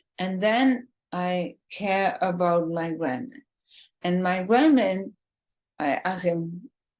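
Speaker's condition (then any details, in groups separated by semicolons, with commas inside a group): ALS, bulbar form, bulbar onset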